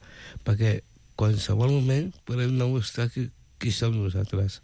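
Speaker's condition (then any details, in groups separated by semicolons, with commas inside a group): Down syndrome; intellectual disability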